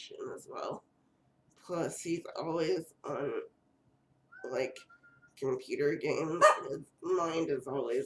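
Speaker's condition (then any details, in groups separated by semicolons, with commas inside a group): Cerebral palsy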